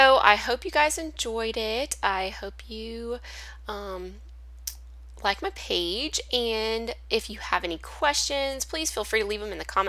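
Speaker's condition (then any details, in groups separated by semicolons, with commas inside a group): No condition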